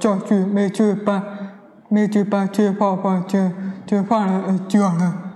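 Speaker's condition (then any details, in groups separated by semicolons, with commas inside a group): Hearing impairment; hears car horns and ambulance sirens with hearing aid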